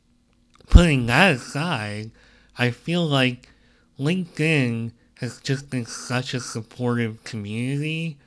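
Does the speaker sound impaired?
Yes: cleft lip and palate; present since birth.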